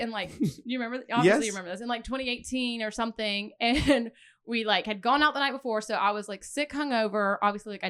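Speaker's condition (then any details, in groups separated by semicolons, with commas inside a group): No condition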